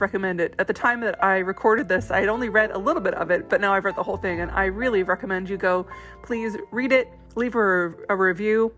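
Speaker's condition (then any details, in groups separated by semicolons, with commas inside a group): No condition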